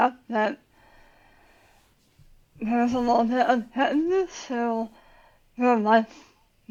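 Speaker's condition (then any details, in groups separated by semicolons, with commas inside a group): Tongue cancer surgery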